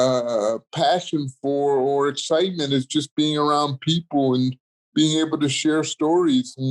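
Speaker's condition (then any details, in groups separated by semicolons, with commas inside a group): Cerebral palsy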